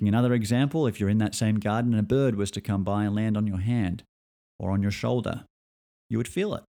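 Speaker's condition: No condition

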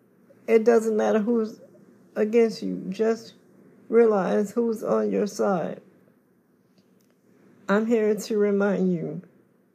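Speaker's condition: Cerebral palsy; confined to wheelchair

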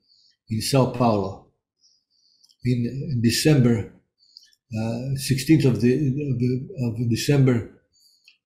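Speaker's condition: Parkinson's disease; about 12 years since diagnosis

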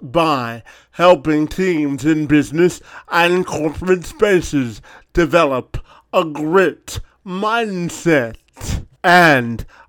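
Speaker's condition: Cerebral palsy; from birth

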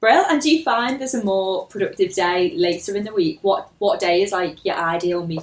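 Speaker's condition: No condition

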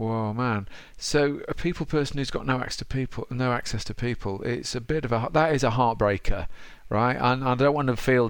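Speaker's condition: No condition

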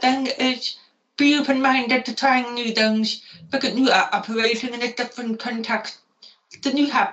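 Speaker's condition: Profoundly deaf; profound deafness

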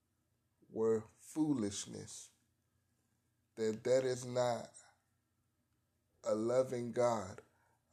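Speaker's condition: Cerebral palsy, spastic quadriparesis

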